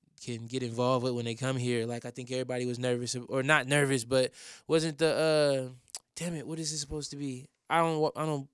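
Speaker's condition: No condition

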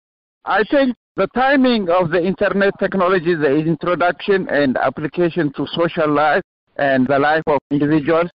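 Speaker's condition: No condition

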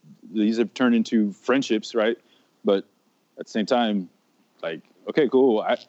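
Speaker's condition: No condition

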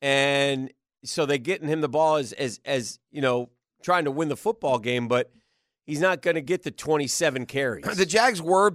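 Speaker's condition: No condition

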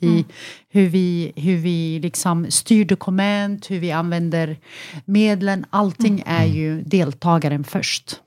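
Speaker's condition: No condition

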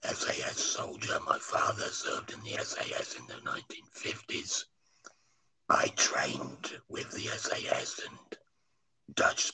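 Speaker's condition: Laryngectomy after cancer; cancer survivor

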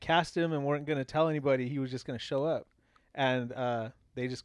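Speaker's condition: No condition

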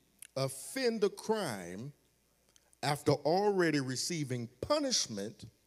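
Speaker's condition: No condition

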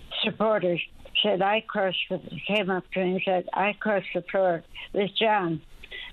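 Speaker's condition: Speech impediment after stroke, mild; stroke a couple of years ago; about two years post-stroke, doing okay, cannot read own diaries since stroke; some words may need clarifying, son Chess offers to clarify

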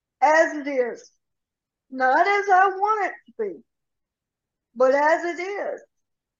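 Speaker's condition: Cerebral palsy; severe rotator cuff tear

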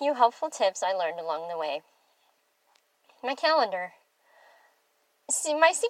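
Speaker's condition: Bilateral cleft lip and palate; without partial air escapes to nasal passage, mushy unclear speech, could not roll r's, now improved

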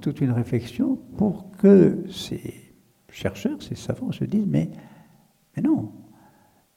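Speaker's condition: No condition

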